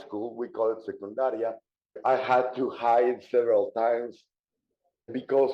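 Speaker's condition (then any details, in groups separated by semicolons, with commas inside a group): Cerebral palsy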